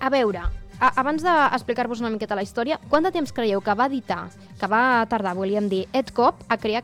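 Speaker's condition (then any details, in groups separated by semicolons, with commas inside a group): No condition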